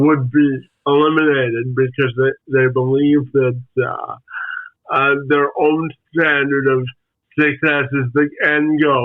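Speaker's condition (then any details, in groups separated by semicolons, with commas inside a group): Spastic quadriplegic cerebral palsy; age 32, medical options exhausted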